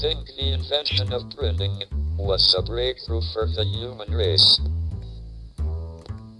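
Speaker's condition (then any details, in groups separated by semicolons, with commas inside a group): ALS, speech-generating device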